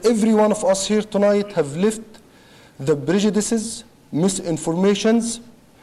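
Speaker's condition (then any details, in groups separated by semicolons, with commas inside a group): No condition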